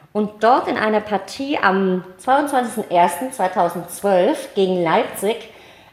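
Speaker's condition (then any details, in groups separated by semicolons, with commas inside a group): Cleft palate, mild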